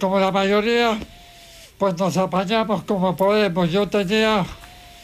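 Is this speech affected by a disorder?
Yes: amyotrophic lateral sclerosis, severe; most advanced stage, no movement except hands, gastric feeding tube; assisted breathing with pressurized air machine, uses cough assist machine; cannot eat, no strength to cough, voice described as impressive.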